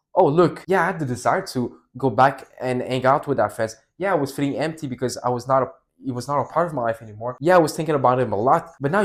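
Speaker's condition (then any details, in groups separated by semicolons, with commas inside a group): No condition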